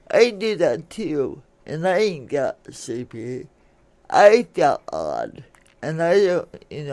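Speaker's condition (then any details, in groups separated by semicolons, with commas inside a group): Cerebral palsy; from birth, affects speech and motor skills including hands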